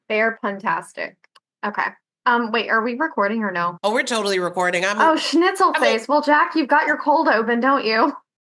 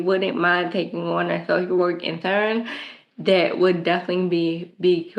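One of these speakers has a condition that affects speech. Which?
The second: cerebral palsy; present since birth.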